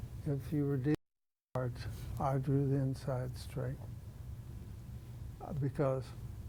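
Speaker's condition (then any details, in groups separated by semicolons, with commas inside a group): Parkinson's disease; deep brain stimulation surgery; lost ability to wade fish and golf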